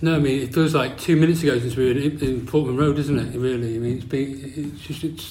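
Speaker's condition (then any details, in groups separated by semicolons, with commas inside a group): Parkinson's disease; brain lacks dopamine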